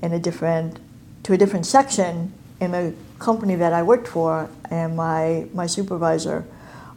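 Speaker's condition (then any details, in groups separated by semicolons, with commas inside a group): Cleft palate and cleft lip; congenital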